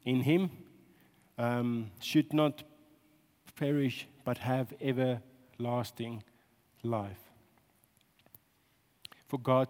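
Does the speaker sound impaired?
Yes: stuttering; talks long because of stutter; here blocks.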